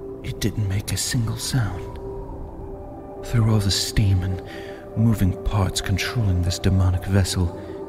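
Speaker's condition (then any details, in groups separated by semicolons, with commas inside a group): No condition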